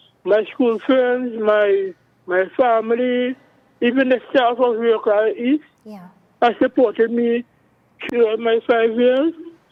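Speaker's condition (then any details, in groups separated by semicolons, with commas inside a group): Cerebral palsy; present from birth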